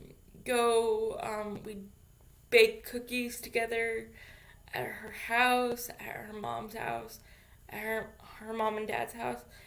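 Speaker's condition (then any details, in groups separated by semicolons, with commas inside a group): Cerebral palsy; infant ventilator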